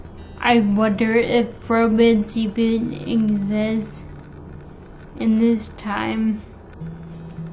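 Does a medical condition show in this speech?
Yes: Friedreich's ataxia.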